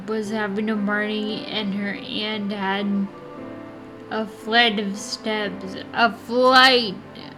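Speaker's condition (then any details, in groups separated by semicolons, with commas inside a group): Friedreich's ataxia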